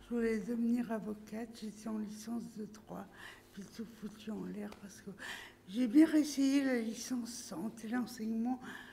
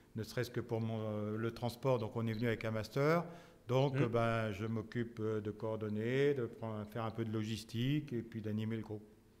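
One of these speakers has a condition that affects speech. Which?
The first: traumatic brain injury; accident, brain cell damage.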